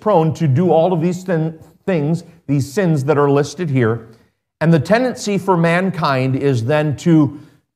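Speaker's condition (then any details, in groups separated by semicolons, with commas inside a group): No condition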